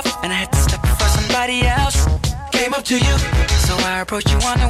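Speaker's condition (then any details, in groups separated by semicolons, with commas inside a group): No condition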